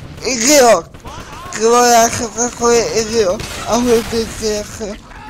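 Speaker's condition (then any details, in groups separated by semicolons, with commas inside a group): Cerebral palsy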